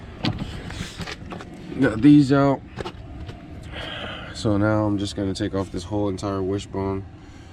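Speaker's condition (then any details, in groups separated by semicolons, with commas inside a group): No condition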